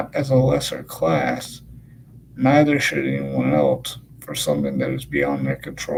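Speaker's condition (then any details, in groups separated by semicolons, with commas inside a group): Cerebral palsy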